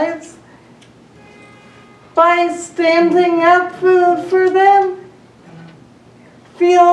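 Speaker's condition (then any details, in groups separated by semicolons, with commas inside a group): Traumatic brain injury; injured at age 10, relearned everything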